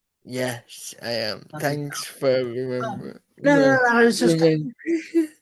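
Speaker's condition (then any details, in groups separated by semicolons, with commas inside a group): Cerebral palsy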